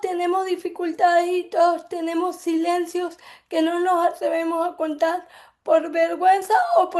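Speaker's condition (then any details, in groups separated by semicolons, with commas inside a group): Cerebral palsy; from birth; affects speech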